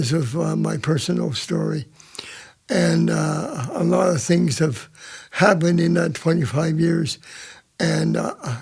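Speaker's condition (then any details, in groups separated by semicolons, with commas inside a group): Cerebral palsy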